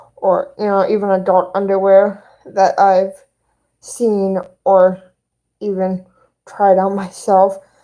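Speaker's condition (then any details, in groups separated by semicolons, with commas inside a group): Cerebral palsy; both hands affected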